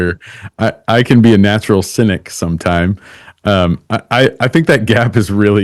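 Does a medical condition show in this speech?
No.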